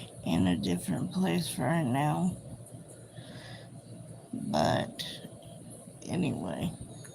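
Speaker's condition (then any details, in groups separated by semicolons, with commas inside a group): Cerebral palsy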